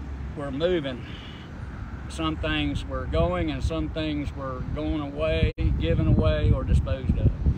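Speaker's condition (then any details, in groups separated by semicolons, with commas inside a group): No condition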